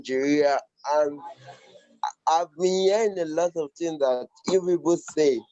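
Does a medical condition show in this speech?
Yes: cerebral palsy; present since birth.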